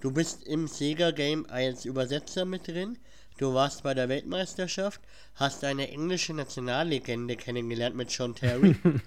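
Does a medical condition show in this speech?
Yes: cleft palate; cleft palate audible in speech, plus cold at recording.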